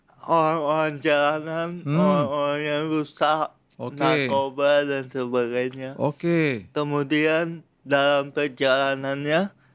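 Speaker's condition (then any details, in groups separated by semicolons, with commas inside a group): Cerebral palsy; from birth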